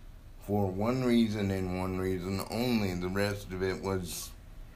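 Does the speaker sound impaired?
Yes: cerebral palsy; difficulty self-propelling manual wheelchair.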